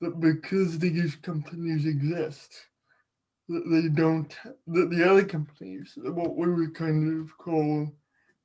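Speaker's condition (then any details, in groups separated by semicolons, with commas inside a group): Cerebral palsy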